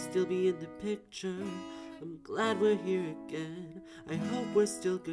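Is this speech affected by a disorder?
No.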